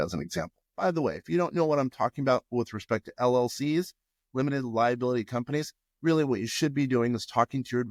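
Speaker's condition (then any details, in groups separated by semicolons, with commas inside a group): No condition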